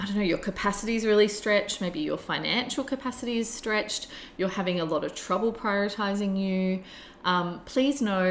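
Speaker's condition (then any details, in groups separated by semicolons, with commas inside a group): No condition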